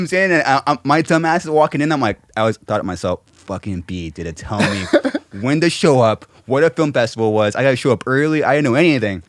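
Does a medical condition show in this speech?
No.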